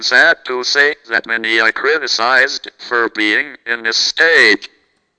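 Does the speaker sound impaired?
Yes: cerebral palsy, through a speech-generating device; had caregiver who helped with walking attempts.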